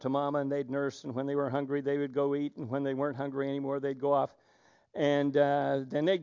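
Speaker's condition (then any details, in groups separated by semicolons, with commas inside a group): No condition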